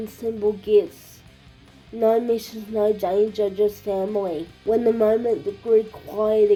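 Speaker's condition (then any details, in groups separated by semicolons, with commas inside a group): Cerebral palsy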